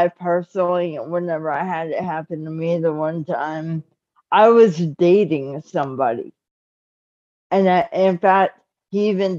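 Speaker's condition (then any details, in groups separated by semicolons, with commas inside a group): Cerebral palsy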